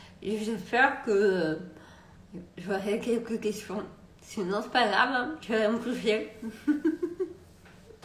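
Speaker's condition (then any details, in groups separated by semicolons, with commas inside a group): Multiple sclerosis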